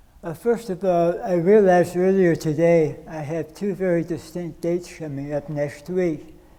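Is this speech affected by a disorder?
Yes: stage 4 oral cancer; stage 4, HPV-related, radical tonsillectomy, neck dissection; survivor, past seven weeks chemoradiation; needed feeding tube during chemoradiation.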